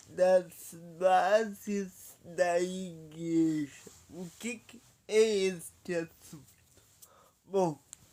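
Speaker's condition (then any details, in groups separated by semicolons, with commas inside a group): Paralysis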